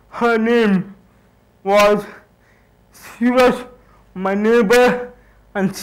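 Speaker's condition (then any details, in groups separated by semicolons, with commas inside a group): Cerebral palsy; hinders speech, sounds childlike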